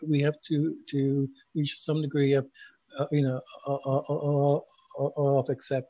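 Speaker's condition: Stuttering; severe stutter, earlier avoidance of stuttering, earlier fluency-focused treatment; stuttering during recording; blocks, repetitions and prolongations; repeated words, blocks

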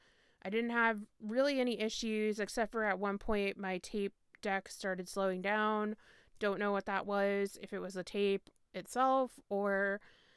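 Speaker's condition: No condition

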